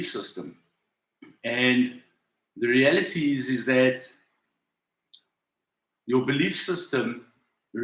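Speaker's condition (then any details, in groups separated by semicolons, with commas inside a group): No condition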